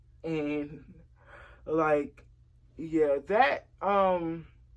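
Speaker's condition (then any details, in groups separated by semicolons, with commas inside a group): Cerebral palsy; since early childhood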